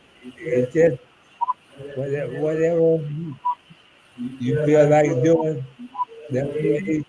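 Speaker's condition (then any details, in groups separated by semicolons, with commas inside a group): ALS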